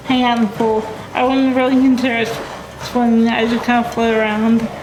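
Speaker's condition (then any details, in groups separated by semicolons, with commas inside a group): Cerebral palsy; prenatal brain injury, uses wheelchair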